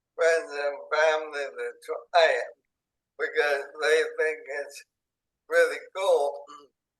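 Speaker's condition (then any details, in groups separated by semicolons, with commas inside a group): ALS, speech-generating device; onset in hands and arms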